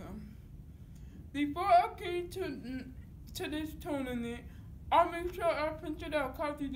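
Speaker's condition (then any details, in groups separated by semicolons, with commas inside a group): Cerebral palsy; dystonic type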